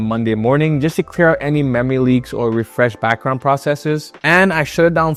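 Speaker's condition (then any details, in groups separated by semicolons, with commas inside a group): No condition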